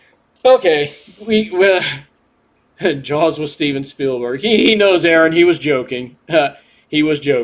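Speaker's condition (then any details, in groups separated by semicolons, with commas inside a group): No condition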